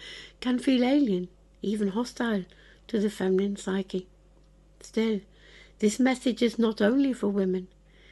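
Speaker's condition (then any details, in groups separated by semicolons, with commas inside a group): No condition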